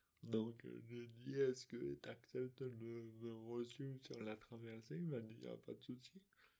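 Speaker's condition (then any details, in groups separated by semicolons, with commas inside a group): Dystonia; articulation difficulties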